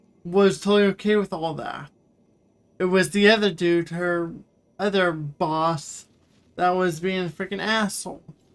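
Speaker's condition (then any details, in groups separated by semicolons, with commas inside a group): Cerebral palsy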